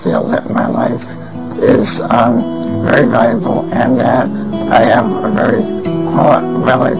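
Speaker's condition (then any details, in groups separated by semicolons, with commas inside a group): Spinal muscular atrophy; congenital, progressive muscle weakening, bedbound with no hand movement since early 20s, tracheostomy and stomach feeding tube about 10 years ago; trach suctioning when lungs congested, permanent tube-fed liquid diet; depends on voice for everything, uses voice recognition computer system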